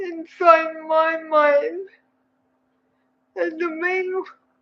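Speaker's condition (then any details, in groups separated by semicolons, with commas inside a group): Cerebral palsy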